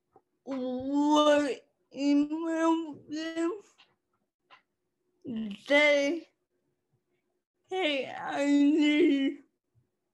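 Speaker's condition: Cerebral palsy; uses songs to get point across

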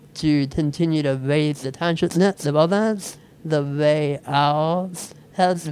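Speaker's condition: Speech impediment; switched to typing instead

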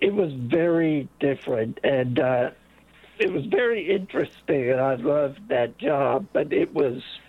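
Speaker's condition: Late-onset Pompe disease; infusion treatment

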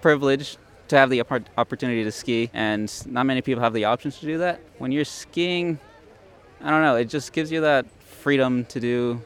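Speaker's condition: No condition

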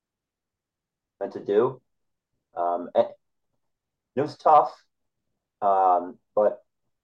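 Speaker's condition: Stuttering; stutter since childhood, known to classmates at earlier school before 7th grade; adult, past college freshman year, working, constantly trying to improve stutter; uses small talk to avoid stuttering, talked little as child, discloses stutter, training others builds confidence; prolonged sounds, blocks

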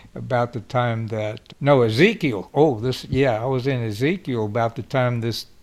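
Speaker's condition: No condition

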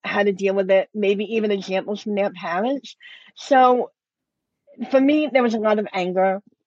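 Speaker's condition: Cleft lip and palate; congenital

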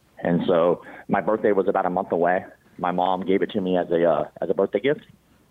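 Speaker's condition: Cleft palate; congenital

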